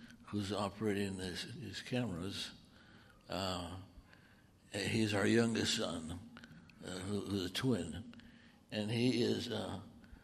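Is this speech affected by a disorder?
Yes: Parkinson's; over 14 years since onset.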